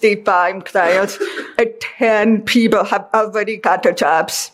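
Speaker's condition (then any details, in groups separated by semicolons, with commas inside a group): Deafness; deaf since childhood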